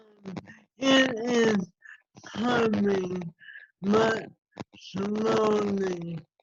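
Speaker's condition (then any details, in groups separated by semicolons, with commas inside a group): ALS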